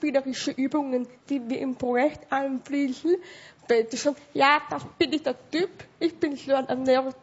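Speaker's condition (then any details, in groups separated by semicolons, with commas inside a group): Severe hearing loss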